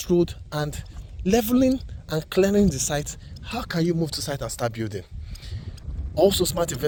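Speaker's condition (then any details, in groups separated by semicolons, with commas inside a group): No condition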